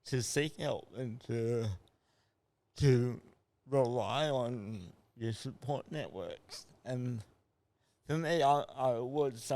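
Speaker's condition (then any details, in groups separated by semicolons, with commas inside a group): Cerebral palsy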